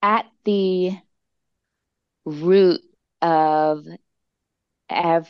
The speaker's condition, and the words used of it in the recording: Stuttering. So I like to start out saying that I stutter so that people know, but my stutter journey is a part of how I started sharing also.